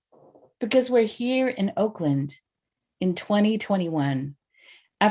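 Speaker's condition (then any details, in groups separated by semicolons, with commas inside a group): No condition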